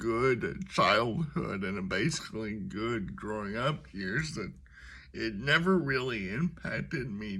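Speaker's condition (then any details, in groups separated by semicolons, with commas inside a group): Cerebral palsy; speaks slower at times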